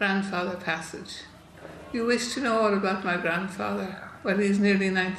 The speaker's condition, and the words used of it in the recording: Parkinson's disease. I have to exaggerate my voice to make myself understood, because apparently with Parkinson's, things get shorter.